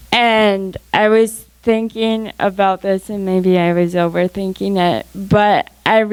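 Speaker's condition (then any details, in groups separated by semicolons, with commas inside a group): Cerebral palsy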